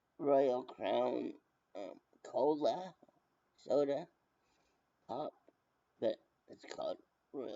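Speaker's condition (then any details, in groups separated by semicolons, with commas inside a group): Brain injury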